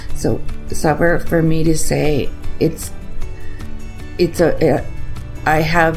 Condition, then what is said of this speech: Aphasia. My words glitch for me, and in my speech and in my writing.